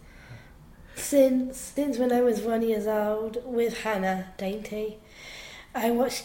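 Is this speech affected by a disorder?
Yes: Down syndrome; down syndrome since birth.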